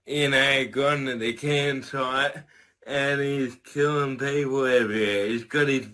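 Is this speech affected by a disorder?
Yes: cerebral palsy; from birth, tight muscles.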